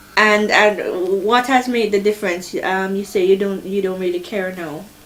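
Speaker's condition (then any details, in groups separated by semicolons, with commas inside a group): No condition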